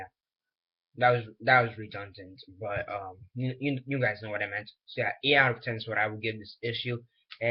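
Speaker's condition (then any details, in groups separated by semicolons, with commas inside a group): No condition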